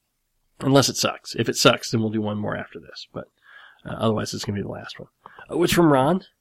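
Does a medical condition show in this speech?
Yes: cleft lip and palate; nose still slightly crooked, large dent in skull at graft site.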